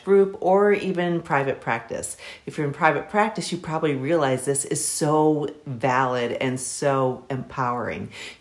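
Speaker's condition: No condition

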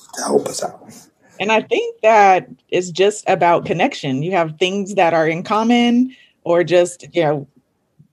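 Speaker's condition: No condition

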